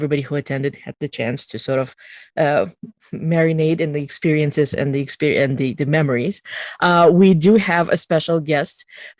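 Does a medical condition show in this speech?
No.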